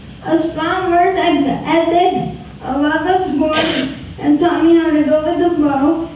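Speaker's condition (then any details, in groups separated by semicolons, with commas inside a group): Spastic quadriplegic cerebral palsy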